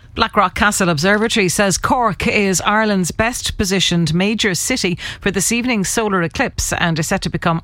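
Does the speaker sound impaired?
No.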